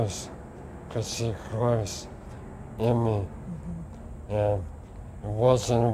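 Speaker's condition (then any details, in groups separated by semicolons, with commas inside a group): Lou Gehrig's disease; onset index finger, spread to left hand, arm, neck, feeding tube, tracheostomy; 13 years since diagnosis, neck brace, ventilator via tracheostomy, no hand use; swallowing and speaking affected last, voice affected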